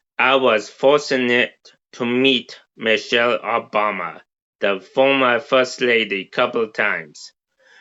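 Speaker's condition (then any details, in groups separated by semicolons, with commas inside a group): Cerebral palsy; present from birth, coordination and sensory integration problems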